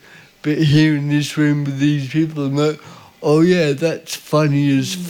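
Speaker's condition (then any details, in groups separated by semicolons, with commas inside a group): Cerebral palsy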